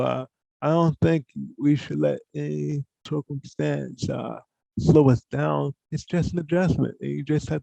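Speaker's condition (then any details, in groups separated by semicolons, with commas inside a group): Cerebral palsy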